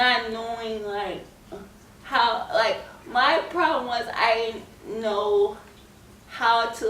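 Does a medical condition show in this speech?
Yes: cerebral palsy.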